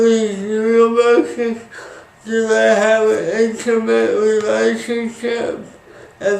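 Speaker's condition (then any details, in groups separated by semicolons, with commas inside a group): Speech impairment after birth surgery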